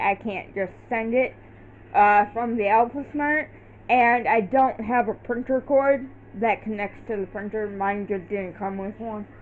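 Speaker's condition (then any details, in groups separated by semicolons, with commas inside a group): Cerebral palsy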